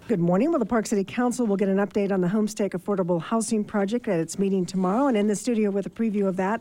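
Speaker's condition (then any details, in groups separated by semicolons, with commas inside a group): No condition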